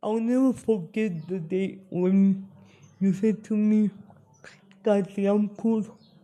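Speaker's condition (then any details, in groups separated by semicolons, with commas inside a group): Spastic cerebral palsy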